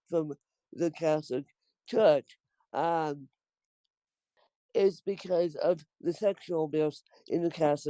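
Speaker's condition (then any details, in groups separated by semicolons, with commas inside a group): Cerebral palsy, mixed, moderate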